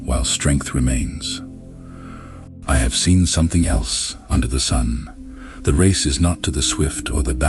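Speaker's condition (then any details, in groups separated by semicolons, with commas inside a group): No condition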